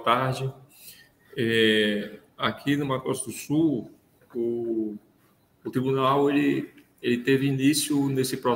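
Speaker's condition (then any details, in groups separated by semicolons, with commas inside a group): No condition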